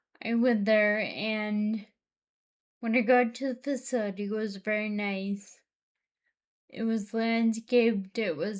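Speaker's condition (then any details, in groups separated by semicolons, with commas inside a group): Friedreich's ataxia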